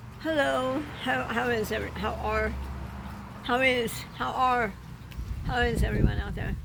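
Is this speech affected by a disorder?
Yes: traumatic brain injury; car accident, years ago.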